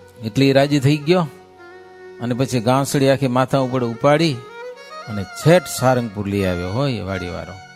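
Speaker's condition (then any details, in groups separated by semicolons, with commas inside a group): No condition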